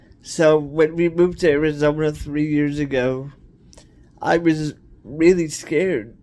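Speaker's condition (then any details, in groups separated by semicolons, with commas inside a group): Cerebral palsy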